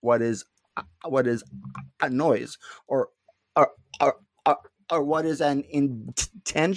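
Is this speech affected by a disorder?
Yes: stuttering; little stuttering during this recording; not stuttering much at time of recording; here repeated sounds, prolonged sounds.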